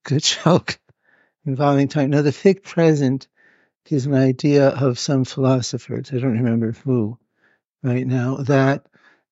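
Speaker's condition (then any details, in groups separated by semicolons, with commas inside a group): Parkinson's; now openly displayed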